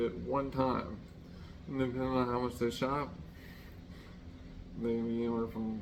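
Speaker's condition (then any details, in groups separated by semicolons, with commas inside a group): Traumatic brain injury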